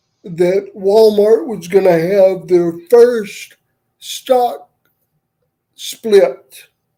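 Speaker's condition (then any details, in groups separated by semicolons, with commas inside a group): Cerebral palsy; uses wheelchair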